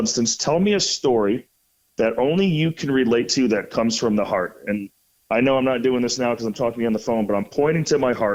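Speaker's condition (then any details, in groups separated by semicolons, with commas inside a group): No condition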